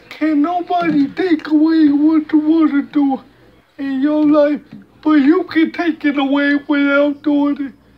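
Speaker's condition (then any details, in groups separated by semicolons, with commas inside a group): Cerebral palsy; speech hard to understand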